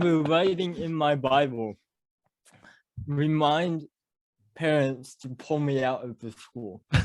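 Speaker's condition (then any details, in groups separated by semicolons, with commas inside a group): Cerebral palsy; mild speech impediment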